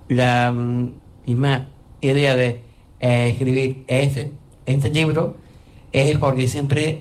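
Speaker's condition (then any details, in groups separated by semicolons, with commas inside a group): Down syndrome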